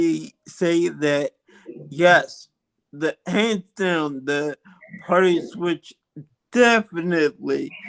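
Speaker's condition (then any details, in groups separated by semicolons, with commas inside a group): Multiple sclerosis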